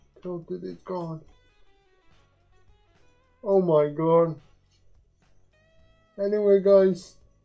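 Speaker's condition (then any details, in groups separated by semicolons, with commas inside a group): Quadriplegic cerebral palsy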